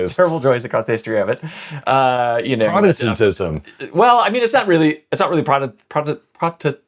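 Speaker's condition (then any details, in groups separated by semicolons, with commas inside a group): No condition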